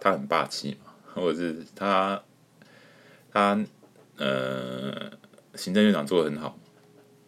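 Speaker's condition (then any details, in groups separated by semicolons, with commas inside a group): No condition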